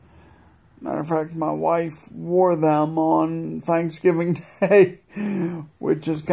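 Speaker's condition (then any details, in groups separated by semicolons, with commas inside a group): Multiple sclerosis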